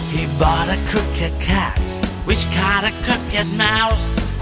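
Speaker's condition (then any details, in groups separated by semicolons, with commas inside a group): No condition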